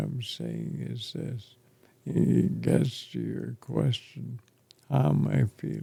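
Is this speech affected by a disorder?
Yes: ALS; affects chest and throat.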